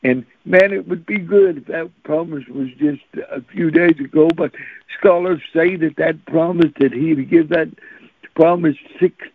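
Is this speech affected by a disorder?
Yes: cerebral palsy; since birth.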